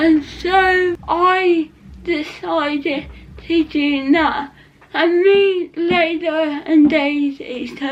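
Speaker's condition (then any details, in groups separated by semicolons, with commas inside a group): Cerebral palsy; not quadriplegic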